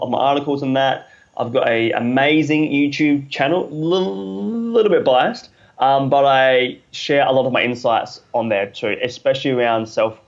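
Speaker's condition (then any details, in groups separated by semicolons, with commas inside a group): Stutter; stutter since school years, dropped out of high school over speech, planned never to speak again; deliberate speaking practice, reading, speaking techniques, articulation work, interviews, speaking gigs, keynotes; stutter overcome to a certain degree, fluency affected by sleep, calmness or anxiety; repeated sounds, prolonged sounds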